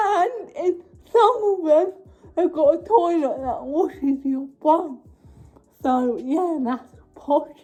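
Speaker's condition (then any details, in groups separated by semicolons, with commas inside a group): Cerebral palsy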